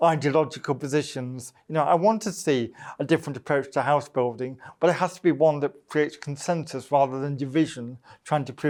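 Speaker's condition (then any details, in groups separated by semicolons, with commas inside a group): Cerebral palsy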